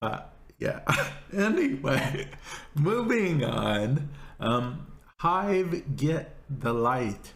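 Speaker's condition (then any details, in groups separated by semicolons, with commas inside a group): Cerebral palsy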